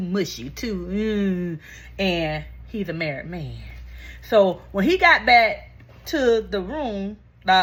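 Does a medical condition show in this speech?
No.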